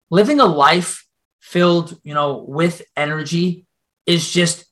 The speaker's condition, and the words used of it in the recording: No condition.